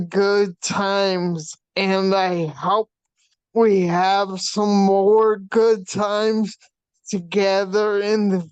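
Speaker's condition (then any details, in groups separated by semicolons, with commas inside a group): Brain shunt failure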